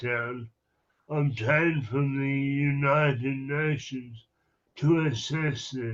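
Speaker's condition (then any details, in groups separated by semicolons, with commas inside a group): Upper motor neuron MND; rare form, upper motor neurons only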